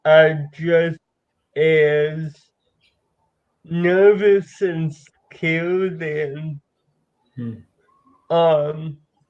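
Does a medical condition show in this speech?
Yes: cerebral palsy.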